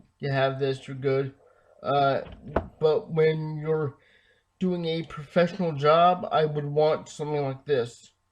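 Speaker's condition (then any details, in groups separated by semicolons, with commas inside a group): Cerebral palsy, spastic diplegia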